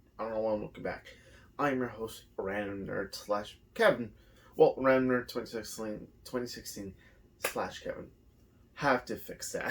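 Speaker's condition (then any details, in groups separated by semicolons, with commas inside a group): No condition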